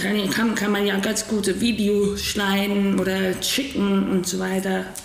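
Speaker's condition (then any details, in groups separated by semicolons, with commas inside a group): Deaf since birth, cochlear implant, congenital; deaf from birth, cochlear implant since age six; uses both spoken German and German Sign Language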